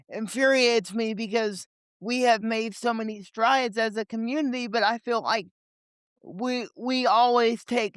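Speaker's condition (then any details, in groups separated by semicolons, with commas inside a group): Cerebral palsy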